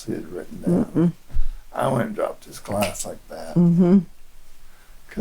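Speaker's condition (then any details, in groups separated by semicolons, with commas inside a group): Parkinson's disease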